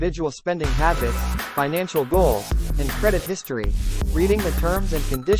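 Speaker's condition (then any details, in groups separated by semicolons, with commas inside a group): No condition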